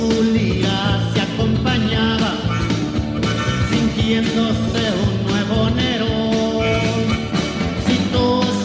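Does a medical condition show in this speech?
No.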